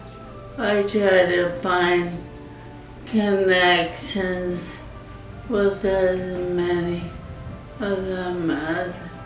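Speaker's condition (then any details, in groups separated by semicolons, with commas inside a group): ALS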